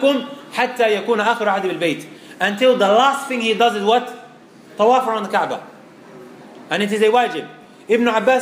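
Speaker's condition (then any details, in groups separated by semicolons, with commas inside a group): No condition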